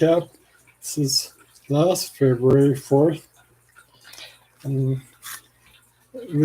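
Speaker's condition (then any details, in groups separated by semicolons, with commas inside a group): ALS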